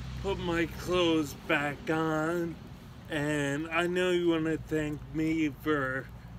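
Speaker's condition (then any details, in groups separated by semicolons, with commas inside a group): Ataxia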